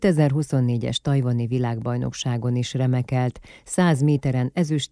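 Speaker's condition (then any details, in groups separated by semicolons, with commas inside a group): No condition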